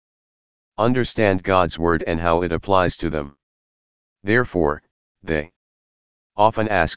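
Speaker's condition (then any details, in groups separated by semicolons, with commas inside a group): No condition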